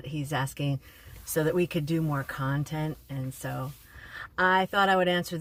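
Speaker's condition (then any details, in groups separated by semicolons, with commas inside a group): No condition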